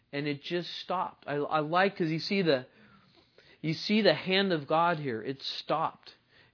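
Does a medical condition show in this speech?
No.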